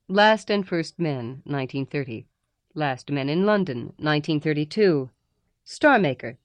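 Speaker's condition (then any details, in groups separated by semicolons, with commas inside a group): No condition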